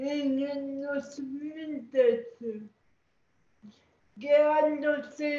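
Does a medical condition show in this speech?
Yes: cerebral palsy.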